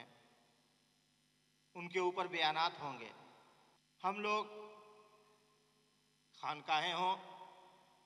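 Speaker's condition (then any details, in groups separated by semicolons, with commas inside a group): No condition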